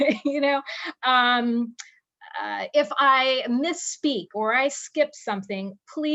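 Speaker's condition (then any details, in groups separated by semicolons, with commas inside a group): No condition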